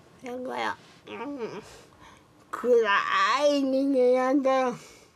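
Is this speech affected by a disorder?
Yes: cerebral palsy; severe, wheelchair.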